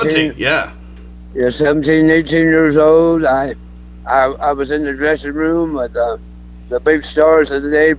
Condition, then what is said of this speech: Throat cancer. I'm alive and well, but my speech is not the best.